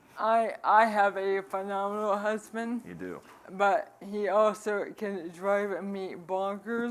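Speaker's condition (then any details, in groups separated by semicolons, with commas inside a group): ALS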